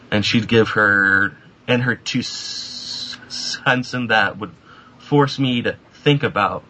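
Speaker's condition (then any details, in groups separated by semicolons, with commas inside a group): Stuttering, prolongation type; speech therapy from a young age with school speech pathologist in Raleigh; overt, never hides or avoids stuttering, uses speech therapy tools; changed from heavy repetitions to mainly prolongations, often stutters on own name, strings sentences without much trouble; repeated sounds, prolonged sounds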